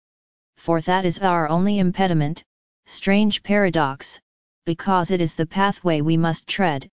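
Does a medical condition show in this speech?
No.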